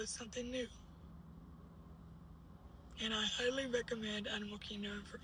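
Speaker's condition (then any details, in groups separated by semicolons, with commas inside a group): Cerebral palsy; uses a wheelchair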